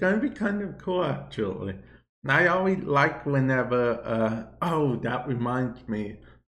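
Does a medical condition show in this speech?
Yes: cerebral palsy; affects speech a bit.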